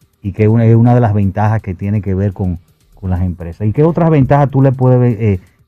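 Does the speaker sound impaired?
No.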